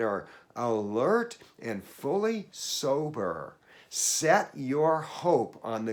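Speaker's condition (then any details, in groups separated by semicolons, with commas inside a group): No condition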